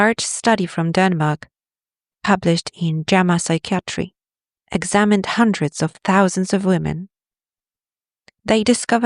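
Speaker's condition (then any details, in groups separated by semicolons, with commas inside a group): No condition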